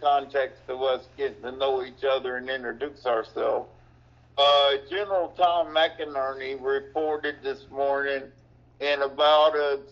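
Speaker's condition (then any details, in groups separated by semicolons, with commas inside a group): Cerebral palsy; mobility affected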